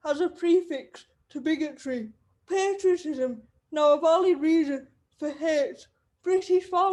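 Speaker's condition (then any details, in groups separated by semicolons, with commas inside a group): Cerebral palsy; wheelchair user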